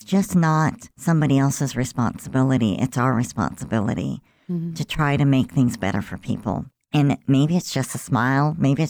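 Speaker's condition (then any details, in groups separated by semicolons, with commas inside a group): Cleft lip and palate; congenital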